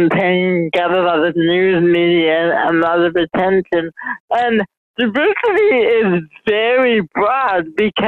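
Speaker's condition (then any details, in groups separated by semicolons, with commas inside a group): Mild cerebral palsy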